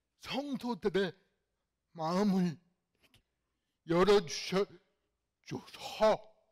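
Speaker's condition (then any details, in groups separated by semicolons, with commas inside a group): Cerebral palsy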